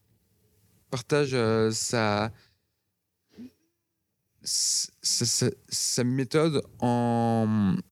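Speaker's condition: Stuttering; severe blocking until end of high school and start of preparatory classes; ongoing stutter, still a challenge; formerly unable to say two words in a row, now frequent word repetitions and fillers; repeated sounds, blocks

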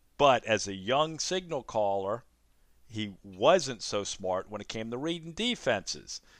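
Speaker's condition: No condition

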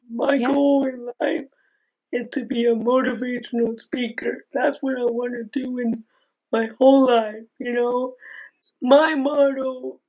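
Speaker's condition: Aicardi-Goutières syndrome; age 25, about 15 years since diagnosis, doing well now, tough a few years ago

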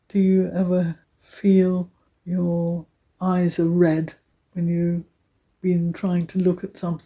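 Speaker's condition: Aphasia after stroke; aphasia after stroke affecting speaking, reading and writing, relearned counting through knitting; loses words mid-sentence, quieter voice, initially could not speak, speaking German with brother helped

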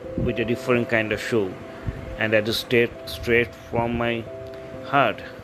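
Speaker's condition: No condition

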